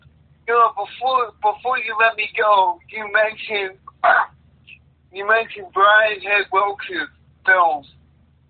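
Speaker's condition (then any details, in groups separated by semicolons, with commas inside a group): Cerebral palsy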